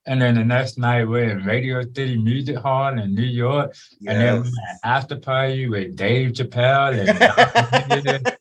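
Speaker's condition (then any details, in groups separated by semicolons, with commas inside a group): Born deaf; congenital deafness, hearing aid fitted at age two, sign language learned later; daily speech therapy throughout childhood from school therapist and speech-therapist mother, drilled on mouth movements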